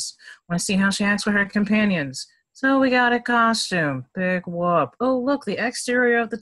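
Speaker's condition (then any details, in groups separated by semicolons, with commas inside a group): No condition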